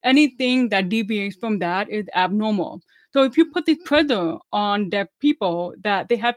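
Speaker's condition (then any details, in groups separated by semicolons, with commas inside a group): Deafness; about 25 years passing as hearing, relearned English and speech, hearing aids, closed captioning; relearned speech through about ten years of speech therapy, often told speaks really well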